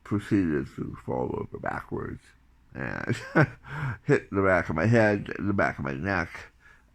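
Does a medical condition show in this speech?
Yes: tongue cancer surgery, tongue graft.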